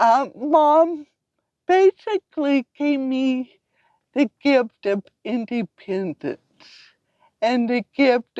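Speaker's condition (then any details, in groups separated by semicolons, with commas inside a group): Cerebral palsy; from birth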